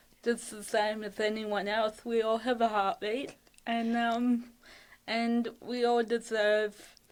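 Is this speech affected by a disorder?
Yes: cerebral palsy (athetoid); fatigue.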